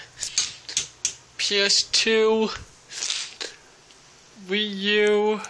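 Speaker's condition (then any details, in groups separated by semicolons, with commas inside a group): Cerebral palsy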